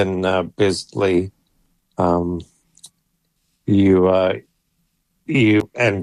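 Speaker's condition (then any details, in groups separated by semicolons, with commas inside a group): ALS; voice failing, banked voice for AI speech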